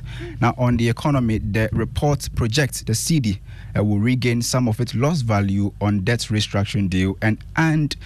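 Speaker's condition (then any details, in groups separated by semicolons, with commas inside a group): No condition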